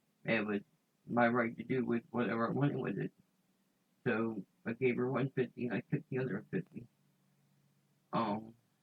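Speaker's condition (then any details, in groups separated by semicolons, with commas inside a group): Cerebral palsy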